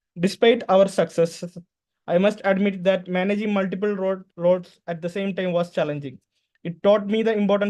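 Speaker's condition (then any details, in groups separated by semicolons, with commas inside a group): No condition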